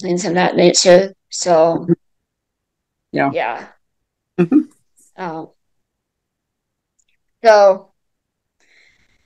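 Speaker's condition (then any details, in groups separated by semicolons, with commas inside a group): Mild cerebral palsy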